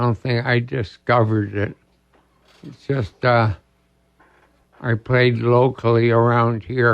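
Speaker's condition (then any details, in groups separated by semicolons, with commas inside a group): ALS; diagnosed about two years ago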